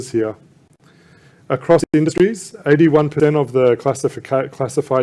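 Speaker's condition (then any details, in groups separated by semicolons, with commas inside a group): No condition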